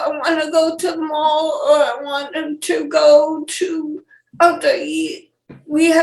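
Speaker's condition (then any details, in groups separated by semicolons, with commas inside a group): Cerebral palsy; speech issues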